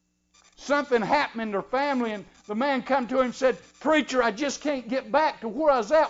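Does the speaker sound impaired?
No.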